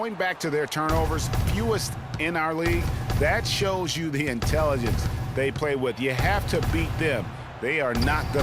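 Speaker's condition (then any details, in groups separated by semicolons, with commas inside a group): No condition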